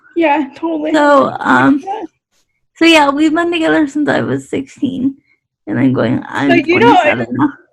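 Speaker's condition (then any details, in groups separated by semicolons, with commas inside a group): Cerebral palsy; quadriplegic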